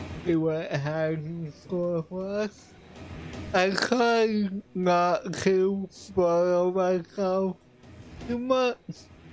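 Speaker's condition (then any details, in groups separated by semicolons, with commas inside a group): Cerebral palsy; affects voice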